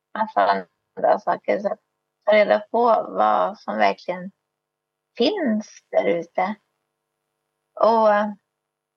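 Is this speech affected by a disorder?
Yes: cerebral palsy; wheelchair user, spastic body, left arm especially uncontrollable.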